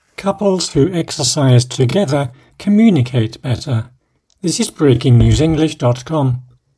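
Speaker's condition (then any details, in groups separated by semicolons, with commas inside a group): No condition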